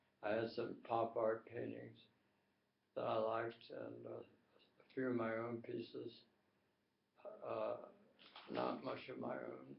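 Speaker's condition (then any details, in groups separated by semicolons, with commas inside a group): Tongue cancer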